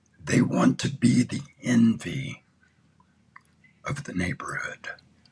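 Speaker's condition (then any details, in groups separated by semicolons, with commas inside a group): Throat cancer; tracheostomy tube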